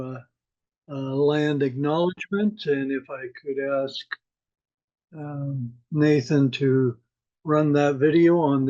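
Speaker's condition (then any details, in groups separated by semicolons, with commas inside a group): No condition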